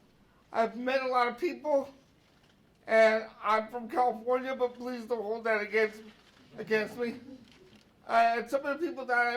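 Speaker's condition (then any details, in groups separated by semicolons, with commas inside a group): Cerebral palsy; brain cell damage at birth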